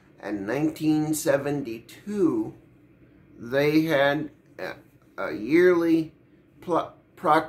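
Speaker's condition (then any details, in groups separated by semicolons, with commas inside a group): Cerebral palsy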